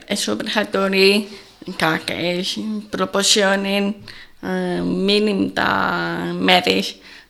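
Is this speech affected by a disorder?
Yes: deafness from birth, congenital; communicates by lip reading since always; others' face masks block lip reading, needs people to lower masks; intonation different from hearing speakers, may not be understood well, host finds speech understandable.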